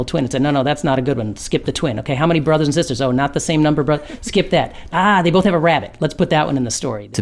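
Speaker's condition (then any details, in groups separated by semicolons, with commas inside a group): No condition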